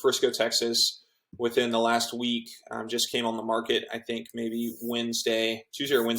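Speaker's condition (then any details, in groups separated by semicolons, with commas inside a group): No condition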